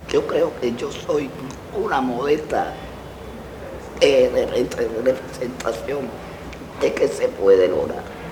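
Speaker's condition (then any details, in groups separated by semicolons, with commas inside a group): Laryngectomy for laryngeal cancer; speech therapy rehabilitation; voice lost, uses learned substitute voice, no speaking devices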